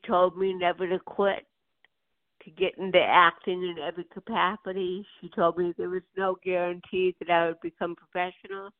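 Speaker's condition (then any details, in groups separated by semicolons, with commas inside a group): Cerebral palsy; birth onset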